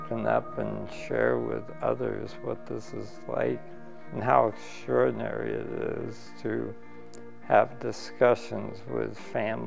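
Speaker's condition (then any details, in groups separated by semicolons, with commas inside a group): ALS; affects arms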